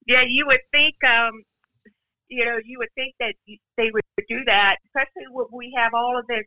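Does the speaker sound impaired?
Yes: profound deafness; profound hearing loss, uses hearing aid, communicates in sign language; video relay service (VRS) interpreter on phone, hearing aid connected via Bluetooth for calls; speaks for herself in own voice via voice carryover, interpreter signs host's words.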